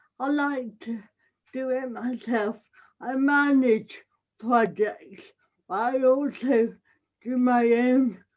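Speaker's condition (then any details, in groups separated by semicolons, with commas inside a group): Cerebral palsy; audible speech impairment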